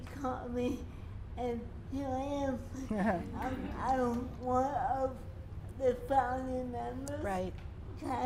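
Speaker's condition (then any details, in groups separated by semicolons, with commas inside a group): Cerebral palsy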